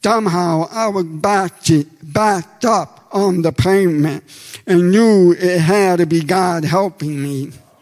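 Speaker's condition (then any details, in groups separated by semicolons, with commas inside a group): Deafness; deaf since childhood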